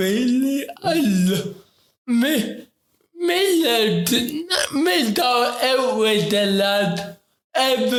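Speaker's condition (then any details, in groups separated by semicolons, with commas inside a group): Ataxic cerebral palsy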